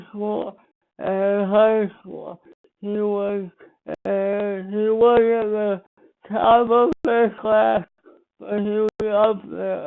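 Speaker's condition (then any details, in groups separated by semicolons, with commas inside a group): Speech impairment after birth surgery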